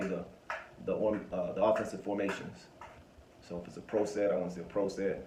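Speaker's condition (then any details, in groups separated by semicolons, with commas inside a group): No condition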